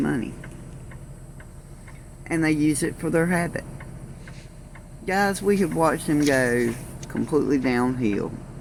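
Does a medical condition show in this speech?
No.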